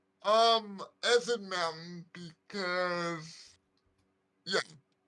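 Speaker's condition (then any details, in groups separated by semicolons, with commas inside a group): Cerebral palsy; right side weaker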